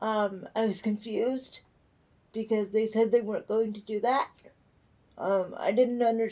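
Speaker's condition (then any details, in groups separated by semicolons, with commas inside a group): Spastic quadriplegic cerebral palsy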